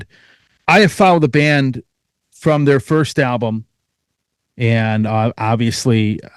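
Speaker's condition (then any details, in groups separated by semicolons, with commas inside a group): No condition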